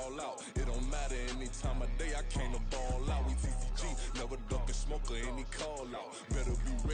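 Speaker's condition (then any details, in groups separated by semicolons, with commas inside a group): No condition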